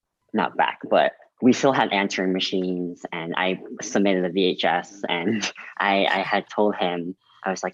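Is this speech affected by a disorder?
Yes: cleft lip and palate.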